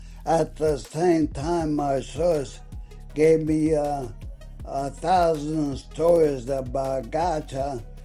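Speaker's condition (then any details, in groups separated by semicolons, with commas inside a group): ALS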